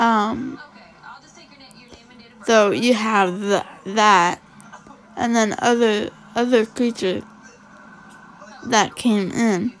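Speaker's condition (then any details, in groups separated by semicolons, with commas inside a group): Cerebral palsy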